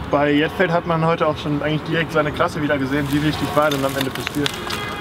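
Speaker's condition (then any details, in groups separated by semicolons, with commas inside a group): No condition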